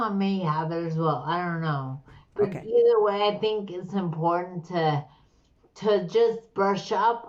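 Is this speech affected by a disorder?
Yes: slurred speech; slurred, stroke-like speech.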